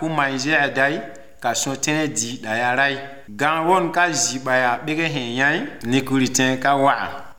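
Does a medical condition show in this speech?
No.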